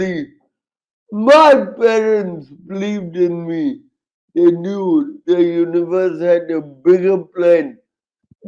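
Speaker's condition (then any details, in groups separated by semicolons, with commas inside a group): Cerebral palsy, severe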